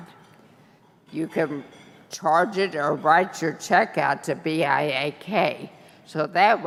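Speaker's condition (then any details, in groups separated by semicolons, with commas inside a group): Brain injury; injury 20 years ago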